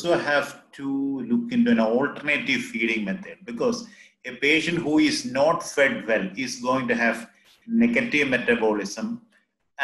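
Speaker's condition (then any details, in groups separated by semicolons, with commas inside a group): No condition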